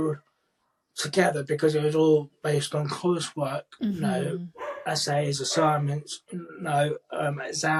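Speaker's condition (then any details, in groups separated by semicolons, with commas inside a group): Cerebral palsy; with profound hearing loss; speaks quite clearly, had childhood speech therapy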